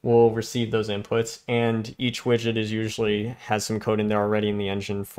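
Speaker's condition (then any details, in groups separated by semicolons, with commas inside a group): No condition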